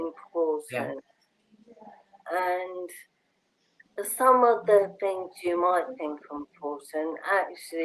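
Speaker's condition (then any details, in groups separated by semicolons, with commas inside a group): Motor neurone disease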